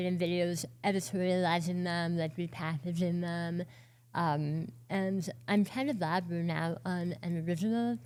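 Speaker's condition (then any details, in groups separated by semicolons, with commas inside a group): Oral cancer, partial glossectomy; half tongue replaced with leg flap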